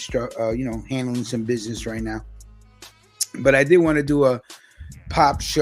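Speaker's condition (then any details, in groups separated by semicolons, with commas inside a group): No condition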